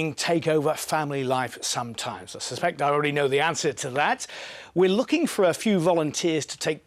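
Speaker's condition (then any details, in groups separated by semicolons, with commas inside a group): No condition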